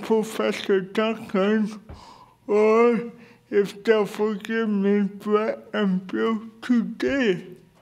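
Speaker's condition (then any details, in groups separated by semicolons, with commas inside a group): Cerebral palsy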